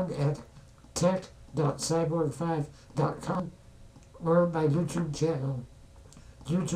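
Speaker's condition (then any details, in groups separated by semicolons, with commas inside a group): Spinal muscular atrophy type two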